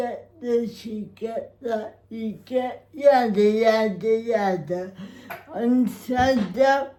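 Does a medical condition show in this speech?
Yes: cerebral palsy; spastic.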